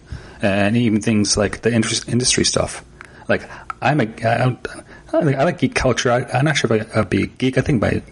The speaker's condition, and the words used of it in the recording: Stuttering. Even when you're trying to do the right thing and pronounce the name properly, you still butcher it, okay?